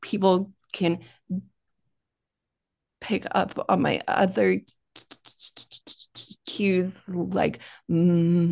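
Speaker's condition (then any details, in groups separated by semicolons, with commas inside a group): Stuttering; stutter since childhood, more severe when younger, quiet child avoiding speaking, NSA workshop in Fort Lauderdale; still stutters, no problems communicating at work, growing confidence; more comfortable the more people spoken to, sound repetitions; blocks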